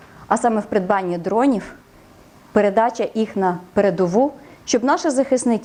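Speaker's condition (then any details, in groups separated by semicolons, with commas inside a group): No condition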